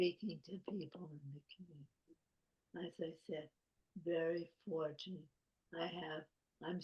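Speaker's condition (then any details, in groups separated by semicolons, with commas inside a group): ALS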